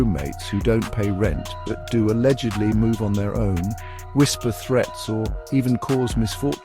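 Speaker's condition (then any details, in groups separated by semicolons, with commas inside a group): No condition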